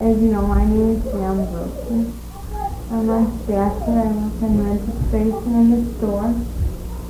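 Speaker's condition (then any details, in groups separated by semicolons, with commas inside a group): Cerebral palsy; speaks fluently with few pauses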